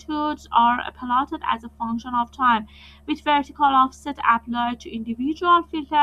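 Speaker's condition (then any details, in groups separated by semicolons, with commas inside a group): No condition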